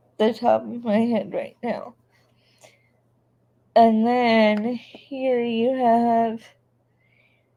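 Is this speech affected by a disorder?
Yes: cerebral palsy.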